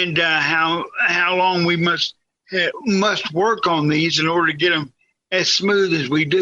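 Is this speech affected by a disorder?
Yes: cerebral palsy, severe.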